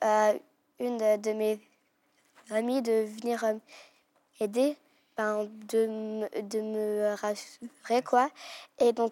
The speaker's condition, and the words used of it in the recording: Stuttering. Euh, ton bégaiement n'a pas totalement disparu aujourd'hui, il faut le dire,